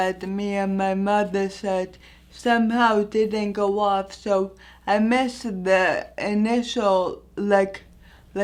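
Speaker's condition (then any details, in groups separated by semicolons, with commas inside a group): Anoxic brain injury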